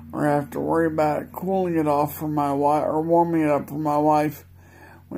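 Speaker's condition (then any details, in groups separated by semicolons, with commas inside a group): Multiple sclerosis; likely primary progressive, previously relapsing remitting; 45 days without Tysabri infusion, weak, wheelchair several years ago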